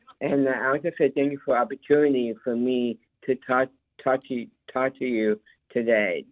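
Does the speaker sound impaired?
Yes: Down syndrome; lives independently.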